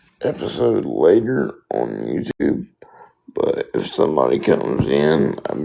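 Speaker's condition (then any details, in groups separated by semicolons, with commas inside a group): Spastic quadriplegic cerebral palsy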